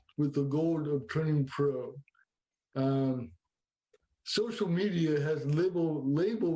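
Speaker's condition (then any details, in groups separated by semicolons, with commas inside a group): Cerebral palsy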